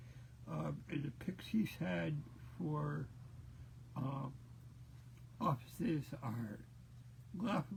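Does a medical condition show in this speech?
Yes: cerebral palsy; present since birth.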